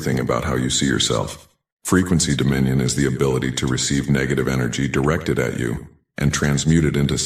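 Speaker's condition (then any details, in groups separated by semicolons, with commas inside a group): No condition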